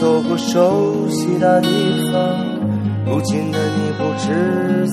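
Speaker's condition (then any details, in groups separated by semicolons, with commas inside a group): No condition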